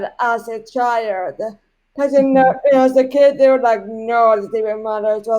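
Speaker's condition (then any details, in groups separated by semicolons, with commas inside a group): Cerebral palsy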